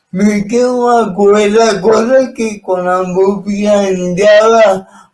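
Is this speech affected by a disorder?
Yes: cerebral palsy.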